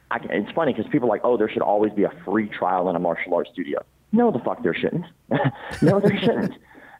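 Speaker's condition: Cleft palate; congenital

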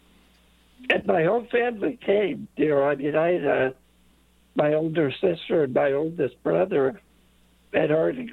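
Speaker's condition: Late-onset Pompe disease; onset age 5-6, misdiagnosed as muscular dystrophy at 23 for 26 years

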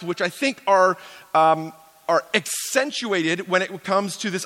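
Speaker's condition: No condition

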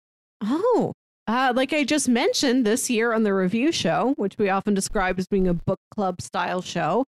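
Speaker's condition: No condition

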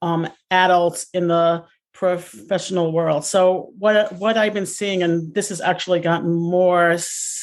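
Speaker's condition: Stuttering; repeated words, prolonged sounds

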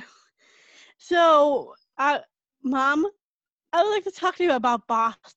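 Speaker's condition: Down syndrome; moyamoya, stroke, surgery by Dr. Smith at Boston Children's Hospital, another stroke; greatly recovered about 5 years after stroke and surgery; could not talk after stroke, speech and swallowing trouble after surgery, now speaking, progressed well

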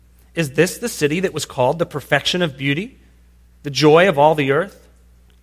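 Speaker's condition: No condition

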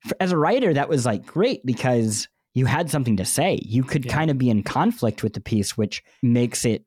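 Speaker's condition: Cleft lip and palate; bandaged

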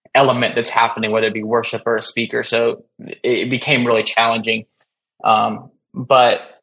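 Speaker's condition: No condition

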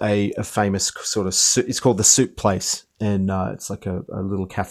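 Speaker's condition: No condition

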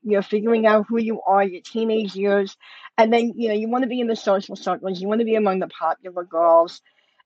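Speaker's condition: Cleft lip and palate; congenital

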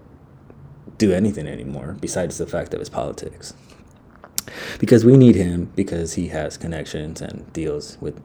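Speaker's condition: No condition

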